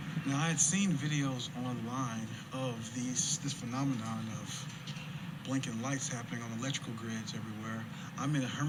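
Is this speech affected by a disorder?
No.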